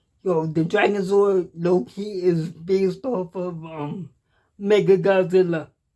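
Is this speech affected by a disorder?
Yes: cerebral palsy; cannot walk, uses wheelchair.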